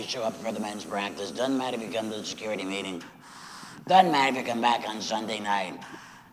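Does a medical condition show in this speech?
Yes: laryngectomy after throat cancer; voice produced through throat prosthesis.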